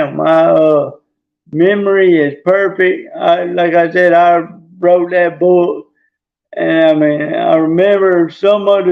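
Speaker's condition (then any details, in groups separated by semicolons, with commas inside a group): Traumatic brain injury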